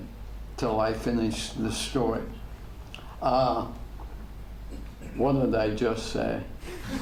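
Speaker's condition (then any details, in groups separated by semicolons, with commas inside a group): ALS; degenerative; diagnosed ten years ago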